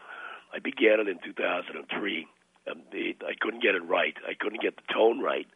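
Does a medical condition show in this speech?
Yes: throat cancer, partial laryngectomy; 80% of larynx removed, smoked and drank since age 12-14, since quit; about seven years after treatment, declared cured by oncologist.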